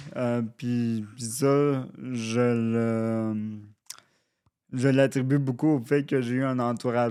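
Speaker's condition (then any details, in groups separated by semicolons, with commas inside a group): Cerebral palsy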